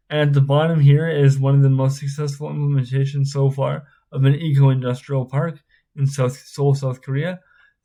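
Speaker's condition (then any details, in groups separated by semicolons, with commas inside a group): Spastic cerebral palsy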